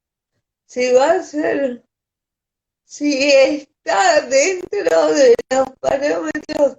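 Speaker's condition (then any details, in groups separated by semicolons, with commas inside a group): Cerebral palsy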